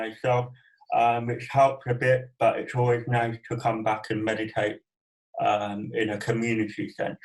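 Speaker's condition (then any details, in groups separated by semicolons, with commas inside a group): Cerebral palsy; from birth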